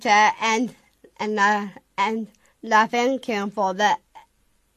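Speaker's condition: Down syndrome; from birth, confirmed 3 days after birth, heart hole closed spontaneously at age 2; age 20; speaks a lot slower, learns and moves slower

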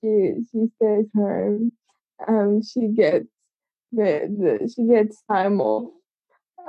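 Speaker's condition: Cerebral palsy; congenital, from birth, age 25

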